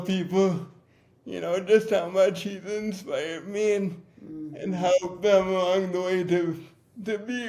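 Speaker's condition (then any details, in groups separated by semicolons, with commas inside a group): Cerebral palsy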